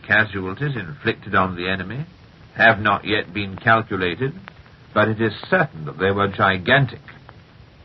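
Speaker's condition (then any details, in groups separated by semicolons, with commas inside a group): No condition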